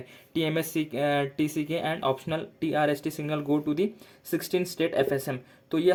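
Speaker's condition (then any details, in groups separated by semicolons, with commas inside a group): No condition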